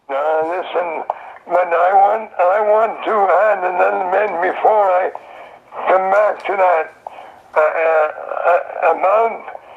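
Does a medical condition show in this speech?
Yes: throat cancer; survivor.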